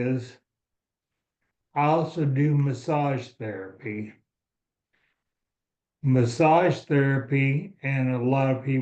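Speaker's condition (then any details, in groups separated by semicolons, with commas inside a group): ALS; about two years since diagnosis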